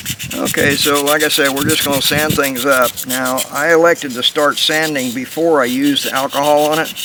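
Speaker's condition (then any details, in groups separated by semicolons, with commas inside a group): No condition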